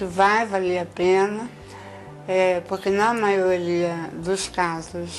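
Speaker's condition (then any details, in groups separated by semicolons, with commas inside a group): Oral cancer; cured survivor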